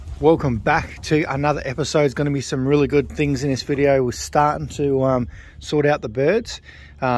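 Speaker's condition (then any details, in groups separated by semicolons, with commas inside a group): No condition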